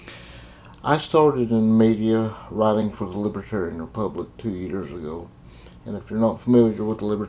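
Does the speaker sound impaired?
Yes: cerebral palsy; congenital cerebral palsy.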